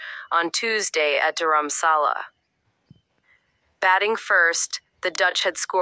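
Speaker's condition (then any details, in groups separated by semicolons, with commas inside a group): No condition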